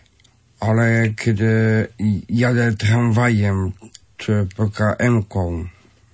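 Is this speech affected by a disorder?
Yes: Down syndrome; genetic, trisomy 21, extra chromosome 21, from birth; adult, 27 years old.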